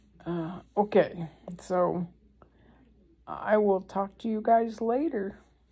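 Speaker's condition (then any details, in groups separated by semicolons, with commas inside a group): ALS; breathing difficulty eased by medication, could decline suddenly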